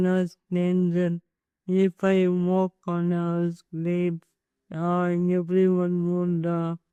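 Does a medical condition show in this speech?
Yes: amyotrophic lateral sclerosis; abnormal gait, gross and fine motor impairment; diagnosed at 21, about 9 years, progressively worsening; slurred slow speech, eating and drinking difficulties.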